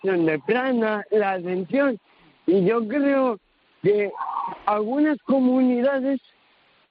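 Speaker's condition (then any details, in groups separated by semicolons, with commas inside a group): Cerebral palsy; cerebral palsy from birth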